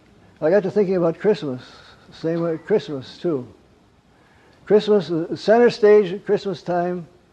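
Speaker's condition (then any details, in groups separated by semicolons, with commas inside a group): Parkinson's; wakes at night, gets up around 3 am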